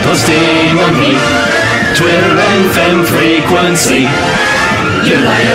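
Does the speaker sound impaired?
No.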